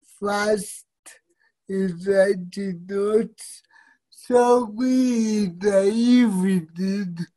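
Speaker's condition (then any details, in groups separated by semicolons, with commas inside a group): Cerebral palsy; fine motor skill challenges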